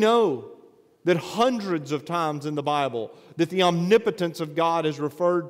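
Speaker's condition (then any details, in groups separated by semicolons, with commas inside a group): No condition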